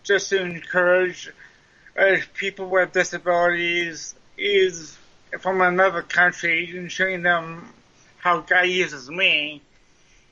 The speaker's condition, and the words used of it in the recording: Cerebral palsy. That's because I have a mild form of cerebral palsy, And I'm going to be joking about my speech impediment throughout the show.